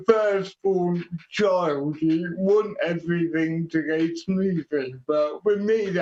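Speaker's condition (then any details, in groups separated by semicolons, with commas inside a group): Quadriplegic cerebral palsy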